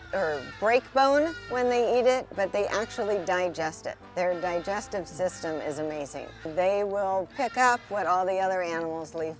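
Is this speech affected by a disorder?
No.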